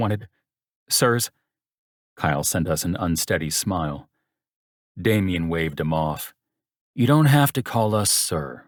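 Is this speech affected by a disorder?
No.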